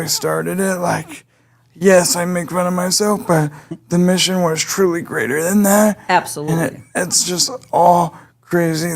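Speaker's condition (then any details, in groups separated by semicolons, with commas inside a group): Cerebral palsy; able to speak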